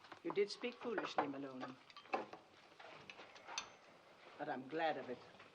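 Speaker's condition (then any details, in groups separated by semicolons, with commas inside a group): No condition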